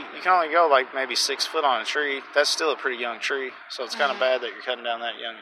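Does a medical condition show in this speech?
No.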